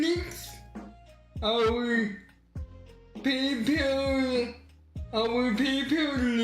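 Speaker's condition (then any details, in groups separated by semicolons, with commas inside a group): Cerebral palsy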